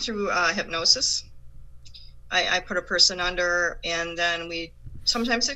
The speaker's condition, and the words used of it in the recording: No condition.